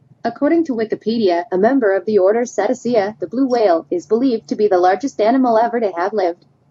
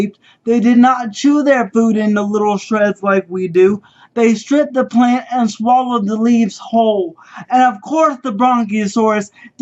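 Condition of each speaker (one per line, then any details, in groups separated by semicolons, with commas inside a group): No condition
Cerebral palsy; spastic twitchy movements, wheelchair user; speech somewhat affected, occasional slurring, mostly controlled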